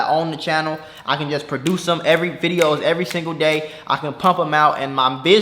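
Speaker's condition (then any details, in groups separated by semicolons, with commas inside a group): No condition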